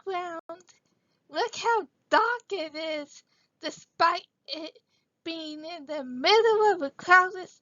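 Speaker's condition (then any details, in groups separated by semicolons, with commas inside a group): Cerebral palsy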